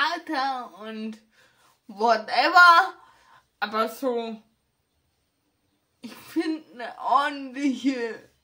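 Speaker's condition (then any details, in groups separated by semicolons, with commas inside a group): Ataxia; ataxia affecting hands and fingers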